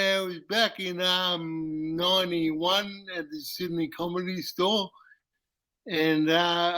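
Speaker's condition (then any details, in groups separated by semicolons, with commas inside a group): Cerebral palsy; uses wheelchair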